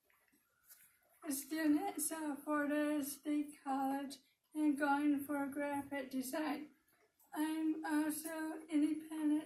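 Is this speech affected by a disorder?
Yes: cerebral palsy; processing disorder, wears FM system.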